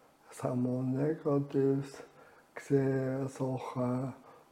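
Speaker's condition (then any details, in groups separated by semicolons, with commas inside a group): ALS; reduced air makes talking effortful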